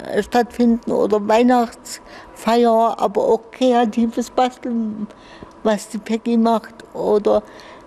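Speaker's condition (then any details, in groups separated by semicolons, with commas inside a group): Infantile cerebral palsy; spastic form, childhood brain damage since birth, cramps, limitations in all areas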